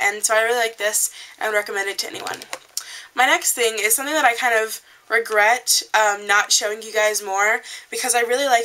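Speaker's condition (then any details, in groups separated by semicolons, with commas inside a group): No condition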